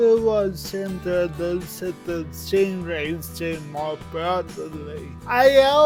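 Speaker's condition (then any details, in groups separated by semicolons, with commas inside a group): Cerebral palsy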